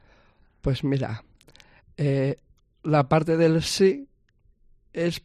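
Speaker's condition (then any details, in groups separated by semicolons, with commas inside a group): Down syndrome; trisomy 21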